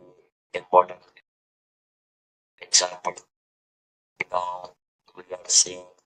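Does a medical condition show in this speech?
Yes: throat cancer, electrolarynx user.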